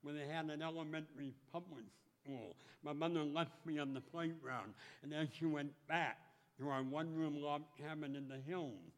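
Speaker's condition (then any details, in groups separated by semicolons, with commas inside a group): Speech impediment; speaks publicly with new voice as motivational speaker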